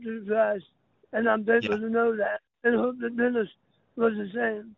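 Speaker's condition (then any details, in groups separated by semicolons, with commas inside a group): Throat cancer; voice box kept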